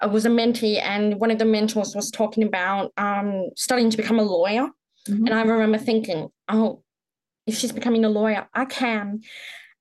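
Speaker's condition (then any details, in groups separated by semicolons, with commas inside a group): Profound deafness, congenital, profound; born profoundly deaf, right cochlear implant since infancy, left cochlear implant also; speech considered pretty good, often assumed hearing, often mistaken for British accent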